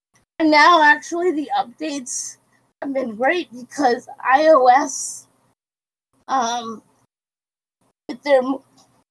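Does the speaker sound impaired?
Yes: cerebral palsy; quadriplegic.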